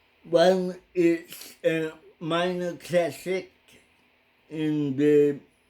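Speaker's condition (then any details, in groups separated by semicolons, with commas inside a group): Cerebral palsy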